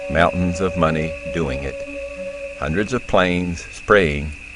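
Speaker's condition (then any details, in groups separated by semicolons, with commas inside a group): No condition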